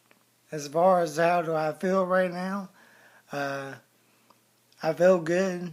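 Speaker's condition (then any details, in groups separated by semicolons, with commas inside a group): ALS, bulbar onset; onset slurred speech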